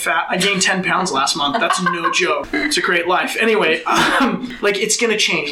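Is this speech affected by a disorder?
No.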